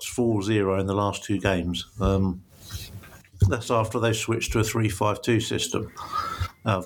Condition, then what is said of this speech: No condition.